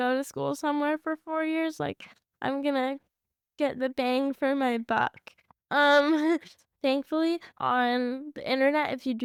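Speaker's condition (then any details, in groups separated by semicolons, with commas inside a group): Cerebral palsy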